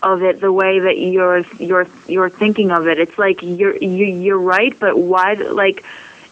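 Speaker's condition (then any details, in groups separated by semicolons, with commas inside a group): Stuttering; uses speech techniques, sometimes effectively; stutters on words such as drink names at work, stuttered more when smirked at; repeated sounds, repeated words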